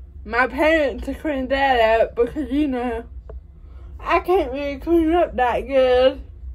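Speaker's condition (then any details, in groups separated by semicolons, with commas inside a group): Cerebral palsy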